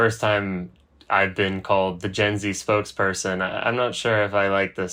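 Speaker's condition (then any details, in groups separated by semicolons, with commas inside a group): No condition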